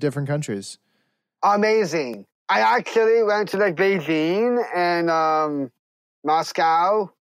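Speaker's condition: Down syndrome; congenital

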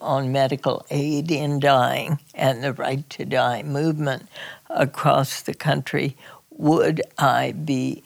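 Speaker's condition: Spasmodic dysphonia; in Portland

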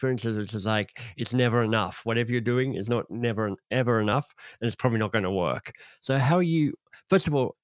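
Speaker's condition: Cleft lip and palate; congenital

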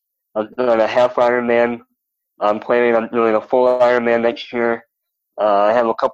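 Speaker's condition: Cleft lip and palate; over 20 operations by age 6

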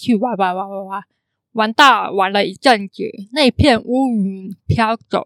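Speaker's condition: Congenital hearing impairment; congenital cochlear underdevelopment, skull opened for cochlear implant (电子耳)

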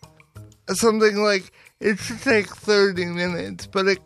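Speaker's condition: Cerebral palsy; power wheelchair user, personal support worker 6 hours weekly, mother toilets, washes, cooks, dresses, drives; needs daily personal support, help getting up every morning

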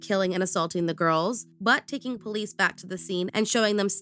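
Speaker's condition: No condition

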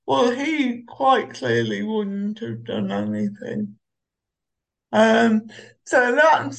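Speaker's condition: Cerebral palsy; uses Omeo wheelchair

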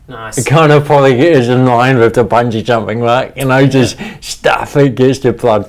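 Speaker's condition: Cerebral palsy; speech impediment, talks funny

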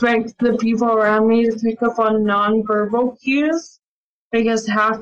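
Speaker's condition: ALS; attends ALS clinic

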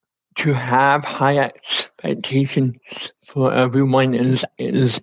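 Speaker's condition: Cerebral palsy; affects fine motor skills and walking

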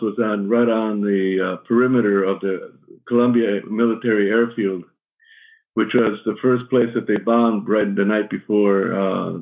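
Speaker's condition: Parkinson's; sometimes shaking

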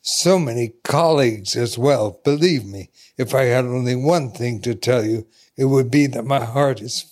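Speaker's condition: ALS; does better as the day progresses

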